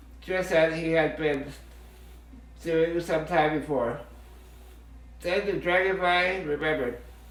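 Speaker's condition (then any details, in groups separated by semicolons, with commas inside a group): Muscular dystrophy, Duchenne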